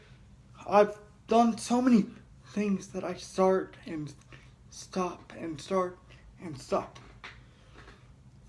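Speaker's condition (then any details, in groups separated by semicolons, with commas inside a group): Cerebral palsy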